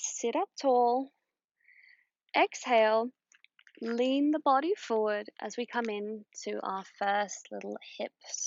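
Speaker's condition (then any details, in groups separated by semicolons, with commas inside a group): No condition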